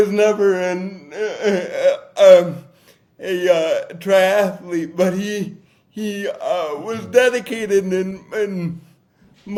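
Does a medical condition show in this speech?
Yes: cerebral palsy; difficult to talk.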